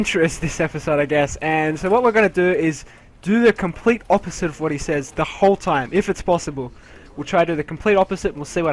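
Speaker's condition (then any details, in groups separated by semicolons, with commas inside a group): No condition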